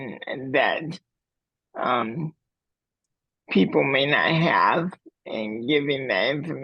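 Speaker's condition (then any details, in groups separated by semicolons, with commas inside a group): Cerebral palsy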